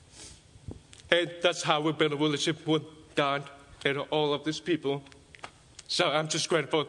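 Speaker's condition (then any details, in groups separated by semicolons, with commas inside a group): Deafness; deafness from early childhood in China, untreated ear infections, scar tissue in ears; speaks, understood by most people; deaf and mute as a child, now speaks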